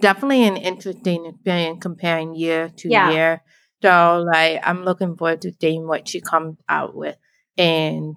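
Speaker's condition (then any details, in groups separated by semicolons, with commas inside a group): Deafblind, born deaf; signing easier than speaking English in videos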